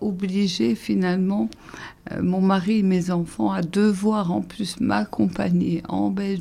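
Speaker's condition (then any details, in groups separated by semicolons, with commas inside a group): ALS (Charcot's disease); breathing difficulties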